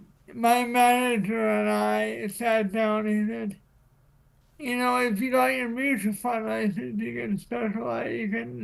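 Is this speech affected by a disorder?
Yes: cerebral palsy.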